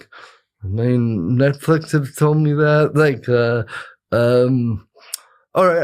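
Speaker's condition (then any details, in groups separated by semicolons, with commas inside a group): Cerebral palsy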